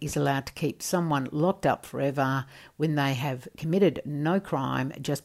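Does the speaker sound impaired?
No.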